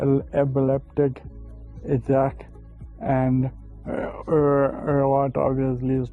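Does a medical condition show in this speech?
Yes: Friedreich's ataxia.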